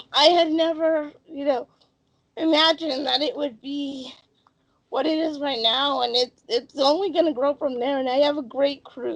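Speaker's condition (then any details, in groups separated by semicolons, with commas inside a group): Cerebral palsy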